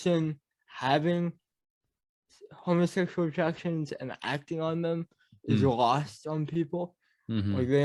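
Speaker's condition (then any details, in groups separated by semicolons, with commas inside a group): Cerebral palsy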